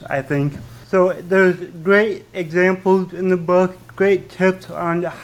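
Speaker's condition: Cerebral palsy with stutter; fillers before known hard words

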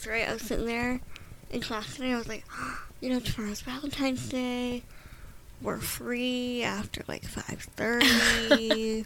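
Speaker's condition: Goldenhar syndrome, cleft lip; congenital, cleft lip at birth, throat too small, nostrils not separate, complex medical needs as baby; breathing problems at birth, hospital stay until sleeping and breathing independently

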